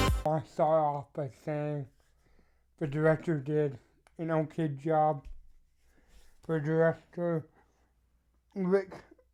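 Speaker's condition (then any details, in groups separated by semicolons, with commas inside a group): Cerebral palsy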